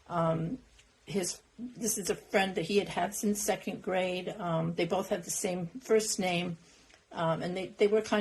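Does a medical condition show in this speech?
No.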